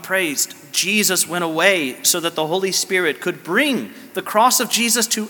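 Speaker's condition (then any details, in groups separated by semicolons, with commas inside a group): No condition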